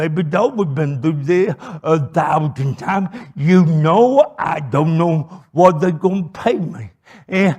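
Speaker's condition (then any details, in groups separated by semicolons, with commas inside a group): Cerebral palsy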